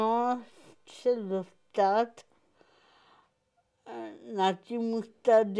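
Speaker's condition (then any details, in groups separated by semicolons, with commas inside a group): Cerebral palsy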